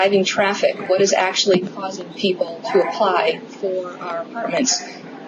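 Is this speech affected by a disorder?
No.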